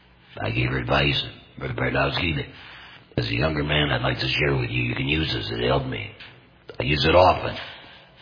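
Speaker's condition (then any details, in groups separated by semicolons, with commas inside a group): Total laryngectomy; may sound painful to listeners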